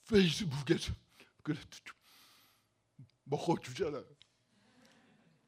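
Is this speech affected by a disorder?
Yes: cerebral palsy; cervical spine c2 to c7 damaged, two surgeries upcoming, not curative, may need reoperation, worsening.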